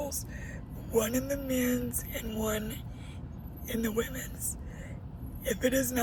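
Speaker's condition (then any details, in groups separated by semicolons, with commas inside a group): Cerebral palsy; uses a wheelchair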